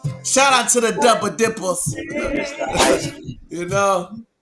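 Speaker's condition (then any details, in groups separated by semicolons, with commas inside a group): No condition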